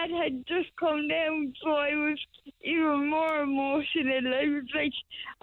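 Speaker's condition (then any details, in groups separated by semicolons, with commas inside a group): Cerebral palsy; severe breathing difficulty before surgery, sometimes hospitalized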